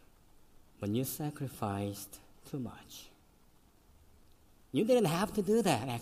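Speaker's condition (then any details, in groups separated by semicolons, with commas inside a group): Cleft lip and palate, severe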